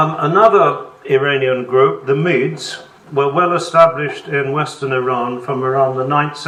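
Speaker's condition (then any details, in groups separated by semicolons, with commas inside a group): No condition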